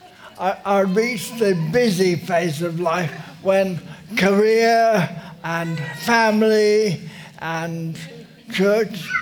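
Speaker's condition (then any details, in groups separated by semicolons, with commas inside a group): Motor neurone disease; motor neurone disease diagnosed at age 50, uses wheelchair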